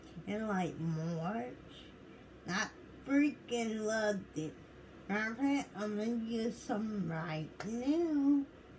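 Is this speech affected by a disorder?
Yes: cerebral palsy.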